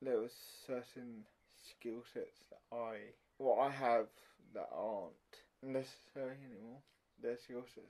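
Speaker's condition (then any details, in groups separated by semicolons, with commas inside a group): Cerebral palsy, mild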